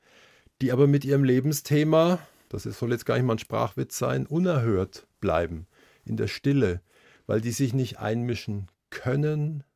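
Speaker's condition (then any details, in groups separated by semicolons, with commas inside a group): No condition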